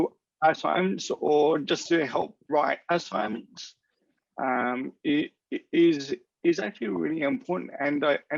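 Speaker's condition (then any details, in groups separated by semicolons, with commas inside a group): Cerebral palsy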